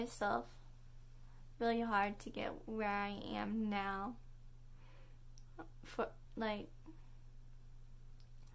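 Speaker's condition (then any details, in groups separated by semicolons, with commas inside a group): Cerebral palsy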